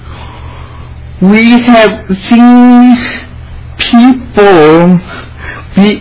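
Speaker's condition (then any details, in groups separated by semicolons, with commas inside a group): Cerebral palsy; visible physical disability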